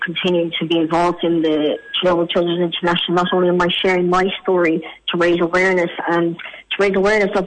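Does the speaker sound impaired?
Yes: cleft palate; congenital, with leg problems, could not eat properly before age 6, over 30 surgeries in Ireland.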